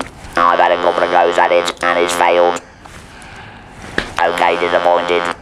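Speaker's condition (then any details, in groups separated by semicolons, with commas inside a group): Laryngeal cancer with laryngectomy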